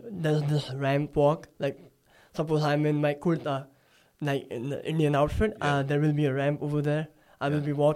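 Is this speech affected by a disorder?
Yes: cleft palate; recent nose surgery, nose previously tilted; talks from nasal cavity, speech sounds different, listeners try harder to understand.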